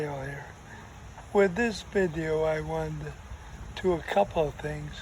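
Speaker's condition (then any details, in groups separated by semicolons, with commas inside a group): ALS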